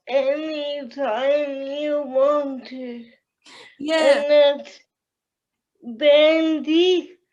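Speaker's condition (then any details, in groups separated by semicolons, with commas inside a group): Cerebral palsy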